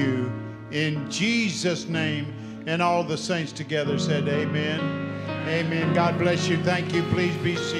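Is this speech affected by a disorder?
No.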